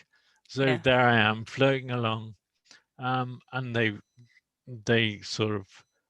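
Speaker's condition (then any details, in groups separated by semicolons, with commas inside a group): Motor neuron disease; speech a little slow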